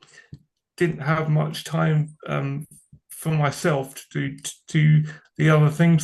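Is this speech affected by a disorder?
Yes: cerebral palsy; from birth.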